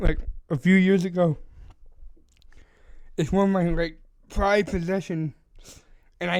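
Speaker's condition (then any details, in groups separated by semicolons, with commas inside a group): Cerebral palsy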